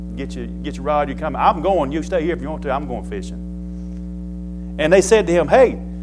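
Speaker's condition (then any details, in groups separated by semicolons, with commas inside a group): No condition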